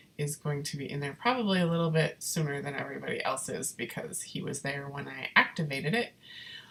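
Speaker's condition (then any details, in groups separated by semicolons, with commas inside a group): No condition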